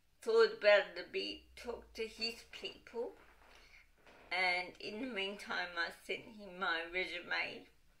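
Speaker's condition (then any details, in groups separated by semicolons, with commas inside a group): Cerebral palsy, dystonic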